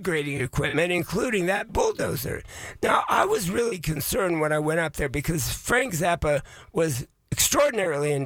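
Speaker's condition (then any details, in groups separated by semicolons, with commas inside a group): Voice changed after vocal cord surgery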